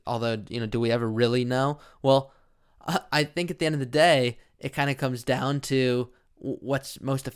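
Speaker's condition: No condition

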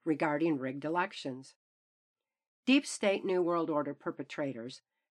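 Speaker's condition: No condition

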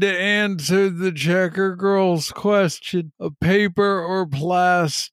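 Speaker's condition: Parkinson's disease, young onset

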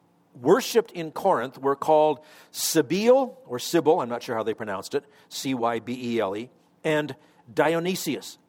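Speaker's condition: No condition

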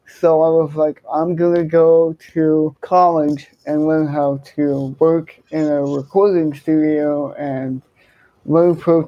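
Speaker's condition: Cerebral palsy; congenital, left-sided hemiplegia, speech and coordination

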